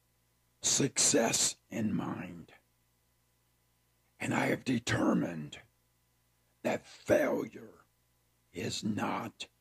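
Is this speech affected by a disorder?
Yes: partial laryngectomy; laryngeal cancer, recurring tumor paralyzing vocal cords, repeated surgeries, emergency half voice box removal, tracheostomy tube; about 20 years since sudden onset, speech still self-described as unusual; sudden painless near-whisper at onset, no speech after laryngectomy, taught to speak with tracheostomy tube.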